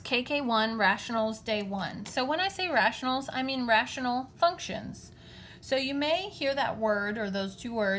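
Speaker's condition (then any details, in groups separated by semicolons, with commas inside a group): No condition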